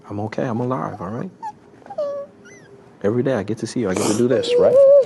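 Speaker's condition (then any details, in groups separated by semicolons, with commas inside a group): No condition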